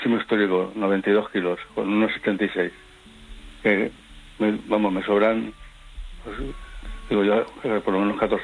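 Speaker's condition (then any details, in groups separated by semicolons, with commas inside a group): Parkinson's; takes medication for Parkinson's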